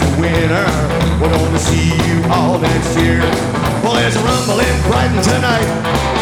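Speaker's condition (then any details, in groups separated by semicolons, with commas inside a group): No condition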